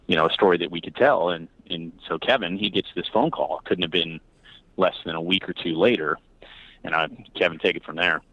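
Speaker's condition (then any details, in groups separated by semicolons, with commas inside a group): No condition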